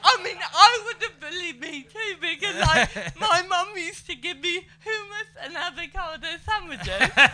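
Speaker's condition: Cerebral palsy; able to speak and move

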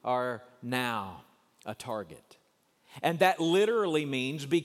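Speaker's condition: No condition

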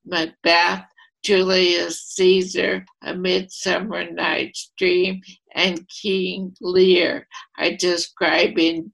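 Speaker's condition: ALS, primary lateral sclerosis; voice affected

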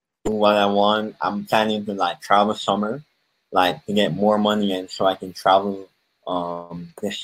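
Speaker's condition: Cleft palate; congenital cleft palate

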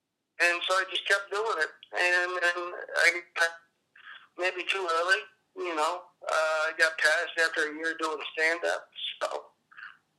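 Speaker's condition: Cerebral palsy; cerebral palsy present since childhood, appearance likened to Parkinson's

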